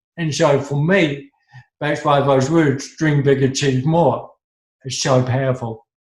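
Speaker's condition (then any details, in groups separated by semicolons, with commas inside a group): Cerebral palsy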